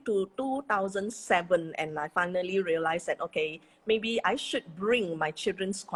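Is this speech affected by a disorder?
No.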